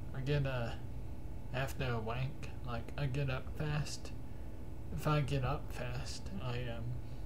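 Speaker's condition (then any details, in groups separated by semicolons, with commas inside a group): Cerebral palsy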